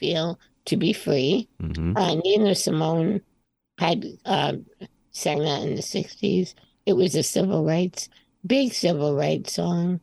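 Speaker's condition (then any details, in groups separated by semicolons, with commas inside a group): Spinal muscular atrophy type 2; hard time talking before medication, breathing, speaking, singing now stronger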